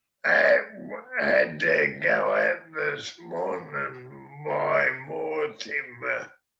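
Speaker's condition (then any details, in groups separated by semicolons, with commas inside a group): MND; slower progressing form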